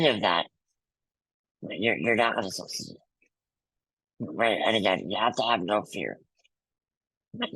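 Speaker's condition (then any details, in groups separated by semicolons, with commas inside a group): Muscular dystrophy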